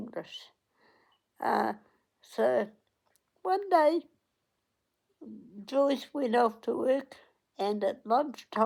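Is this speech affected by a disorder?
Yes: cerebral palsy; onset at 8 days old.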